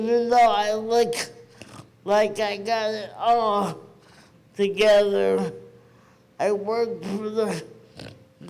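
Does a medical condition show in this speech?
Yes: cerebral palsy.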